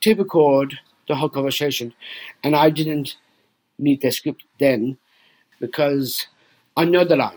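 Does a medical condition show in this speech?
Yes: Down syndrome.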